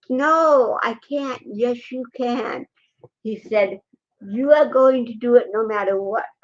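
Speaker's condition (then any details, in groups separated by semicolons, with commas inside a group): Cerebral palsy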